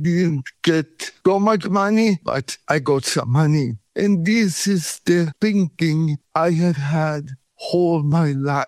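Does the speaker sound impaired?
Yes: cerebral palsy; cramp and pain free in Thailand, pain returns in Sweden.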